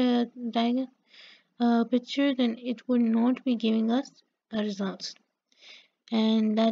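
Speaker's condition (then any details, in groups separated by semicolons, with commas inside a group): No condition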